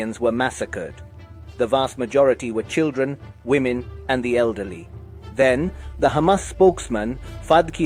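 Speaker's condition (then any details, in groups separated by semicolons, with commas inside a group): No condition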